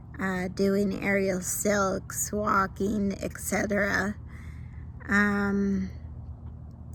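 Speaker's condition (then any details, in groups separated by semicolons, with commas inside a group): Mild cerebral palsy; can talk, sometimes doesn't say words right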